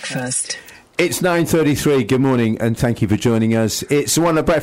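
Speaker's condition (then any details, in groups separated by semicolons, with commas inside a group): No condition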